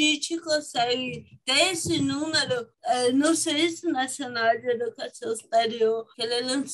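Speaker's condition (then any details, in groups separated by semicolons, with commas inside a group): Cerebral palsy; from birth, motor sequelae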